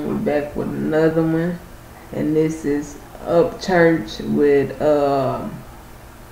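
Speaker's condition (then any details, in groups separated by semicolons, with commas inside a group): Cerebral palsy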